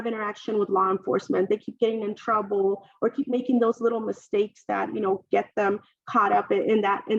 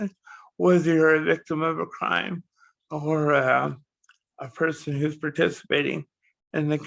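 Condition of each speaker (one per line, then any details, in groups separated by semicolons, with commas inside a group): No condition
Cerebral palsy; strong startle, limited ability to freeze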